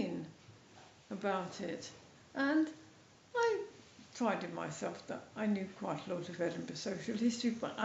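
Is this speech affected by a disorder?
Yes: MND, mild; speech slightly affected.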